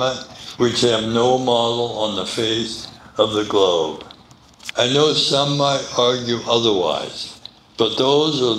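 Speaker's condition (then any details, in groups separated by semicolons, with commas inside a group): Medical condition affecting speech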